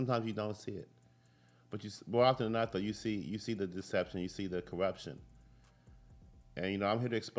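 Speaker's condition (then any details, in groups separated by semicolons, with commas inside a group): No condition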